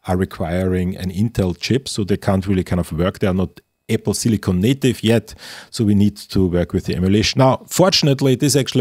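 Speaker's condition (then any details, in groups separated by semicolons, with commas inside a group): No condition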